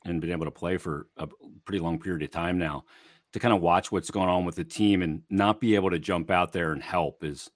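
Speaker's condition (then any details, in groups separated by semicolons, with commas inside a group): No condition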